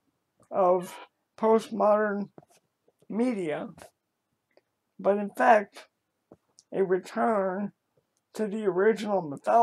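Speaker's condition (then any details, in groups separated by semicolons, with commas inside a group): Cerebral palsy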